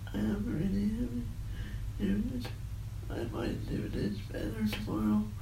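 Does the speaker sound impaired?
Yes: cerebral palsy; uses wheelchair.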